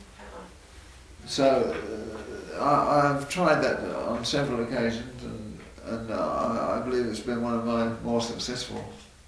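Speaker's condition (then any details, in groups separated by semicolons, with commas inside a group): Parkinson's disease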